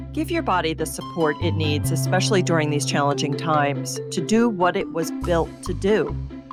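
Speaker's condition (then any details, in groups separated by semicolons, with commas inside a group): No condition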